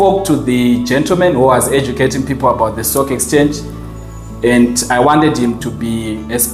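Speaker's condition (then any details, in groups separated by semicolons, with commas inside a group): No condition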